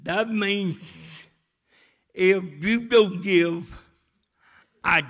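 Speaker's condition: Cerebral palsy; first word at age five, mother spoke for him in childhood, still talks funny

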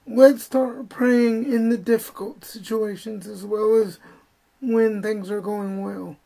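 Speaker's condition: Spastic cerebral palsy; uses wheelchair

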